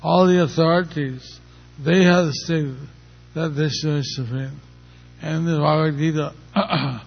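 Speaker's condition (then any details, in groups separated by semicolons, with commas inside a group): Stroke; a little over a year since stroke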